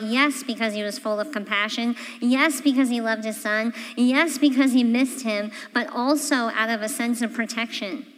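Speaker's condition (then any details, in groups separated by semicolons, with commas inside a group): Cleft palate; congenital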